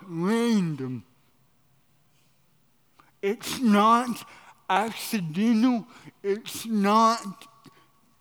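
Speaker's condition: Cerebral palsy

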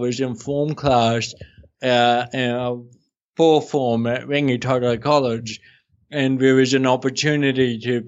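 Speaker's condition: Cerebral palsy; brief oxygen loss to brain

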